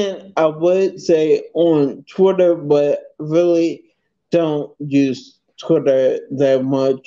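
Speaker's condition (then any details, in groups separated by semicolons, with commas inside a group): Multiple sclerosis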